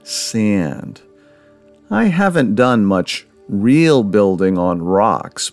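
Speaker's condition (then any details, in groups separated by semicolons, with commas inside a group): No condition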